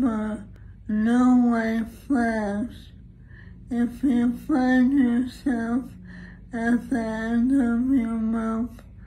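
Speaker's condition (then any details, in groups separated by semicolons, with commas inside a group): ALS; cause attributed to bacterial infection, treated; onset about 8 years ago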